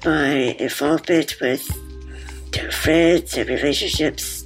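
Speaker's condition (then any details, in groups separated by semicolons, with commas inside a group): Muscular dystrophy; form of muscular dystrophy diagnosed as toddler, wheelchair user, relies on others for most daily activities; wears bipap machine to help breathe during conversation; bipap machine audible throughout conversation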